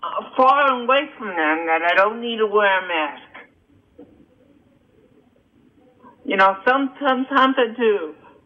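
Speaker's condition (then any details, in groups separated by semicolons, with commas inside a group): Cerebral palsy and hearing loss; seen by 7-9 doctors in New Jersey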